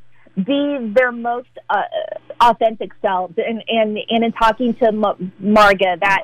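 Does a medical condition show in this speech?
Yes: stuttering; stutter persisting into adulthood; audible stuttering during interview; still audibly stutters, including on stage, sometimes waits to stutter before addressing it; here repeated sounds, repeated words.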